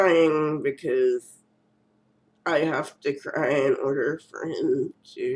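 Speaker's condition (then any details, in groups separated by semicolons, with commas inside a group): Cerebral palsy; first word not said quite right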